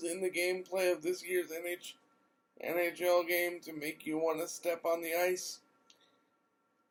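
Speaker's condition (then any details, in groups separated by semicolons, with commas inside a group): Cerebral palsy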